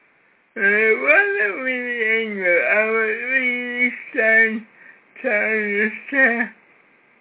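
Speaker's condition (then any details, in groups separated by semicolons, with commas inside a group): Cerebral palsy, severe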